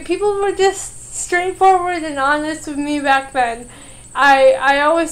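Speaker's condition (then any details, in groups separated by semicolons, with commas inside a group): Cerebral palsy, mild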